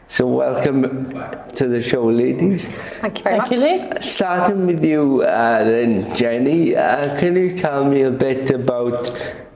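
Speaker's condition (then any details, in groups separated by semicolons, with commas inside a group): Cerebral palsy; quadriplegic form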